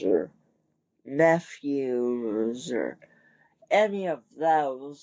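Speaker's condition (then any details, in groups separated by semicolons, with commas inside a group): Cerebral palsy; wheelchair user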